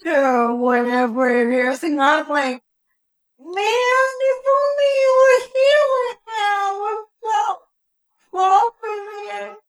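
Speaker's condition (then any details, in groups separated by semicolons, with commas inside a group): Cerebral palsy; born premature at about 3 pounds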